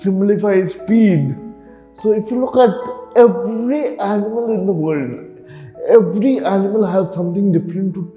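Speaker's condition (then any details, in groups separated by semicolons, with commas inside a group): Cerebral palsy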